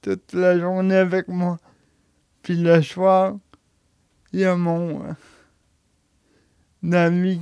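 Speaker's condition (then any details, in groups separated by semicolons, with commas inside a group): Cerebral palsy; age 31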